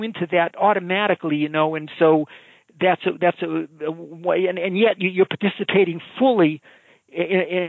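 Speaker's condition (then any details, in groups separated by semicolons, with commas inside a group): Stuttering; stuttering since age 4, gigantic obstacle in high school; prolonged sounds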